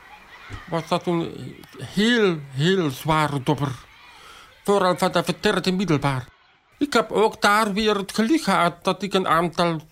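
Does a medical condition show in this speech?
Yes: deafness, acquired, bacterial meningitis; born hearing, deaf since age 3.5 from bacterial meningitis, never cochlear implant, sign language learned in twenties; speech therapy in childhood, can speak, formerly relied on lip-reading, now uses sign language interpreter.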